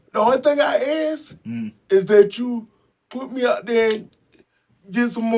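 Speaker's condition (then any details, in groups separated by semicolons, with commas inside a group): Spastic quadriplegic cerebral palsy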